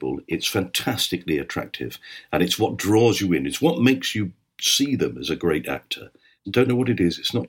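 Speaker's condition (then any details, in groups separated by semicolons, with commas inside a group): No condition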